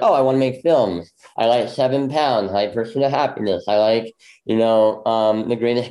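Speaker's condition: Bilateral cleft lip; congenital bilateral

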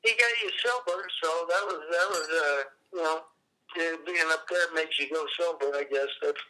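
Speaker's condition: Cerebral palsy; appearance likened to Parkinson's

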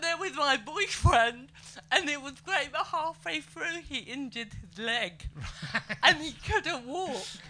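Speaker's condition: Cerebral palsy; slow walking, poor handwriting; slow to reach stage, sits on plinth on stage; able to speak and move

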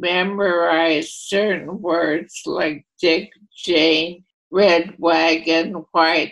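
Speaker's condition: ALS, primary lateral sclerosis; voice affected

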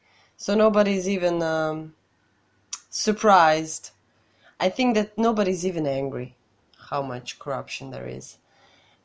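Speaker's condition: No condition

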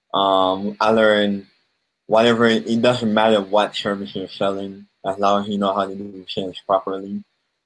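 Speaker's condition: Cleft palate; speech impediment since birth

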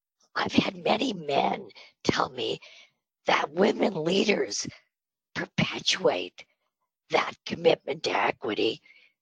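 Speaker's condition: Spasmodic dysphonia; treated with Botox

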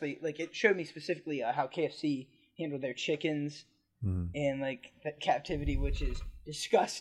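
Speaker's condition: No condition

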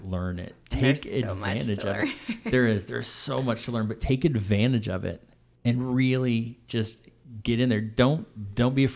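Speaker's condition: No condition

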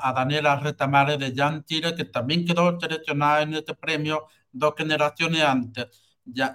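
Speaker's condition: Hearing loss with cochlear implant; cochlear implant surgery

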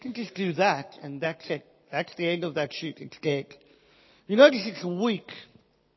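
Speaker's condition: Cleft palate, Pierre Robin syndrome; hated own voice until about age 28

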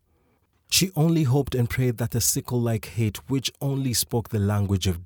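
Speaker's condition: No condition

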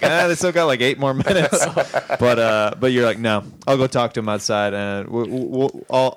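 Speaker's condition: No condition

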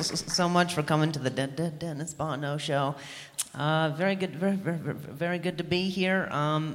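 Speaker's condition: Stutter; audible stuttering during stand-up, called pretty bad by an audience member; repeated sounds, blocks

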